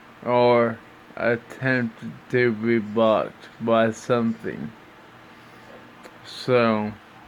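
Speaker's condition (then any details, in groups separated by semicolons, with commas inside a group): Brain injury (brain shearing); tracheostomy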